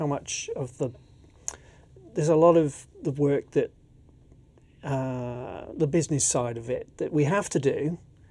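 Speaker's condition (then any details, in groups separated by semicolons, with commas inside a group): No condition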